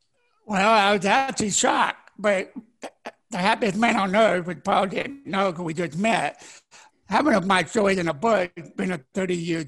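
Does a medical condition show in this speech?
Yes: deafness; born deaf, partially blind, learning disability, sign language learned at 21, broke neck, head injury, two strokes, paralyzed once; no hearing aid or cochlear implant, declines both, reads faces, beards and mustaches hinder; could not speak until age ten.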